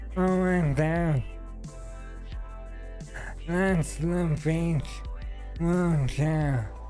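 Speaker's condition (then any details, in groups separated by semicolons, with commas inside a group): ALS; stem cell treatment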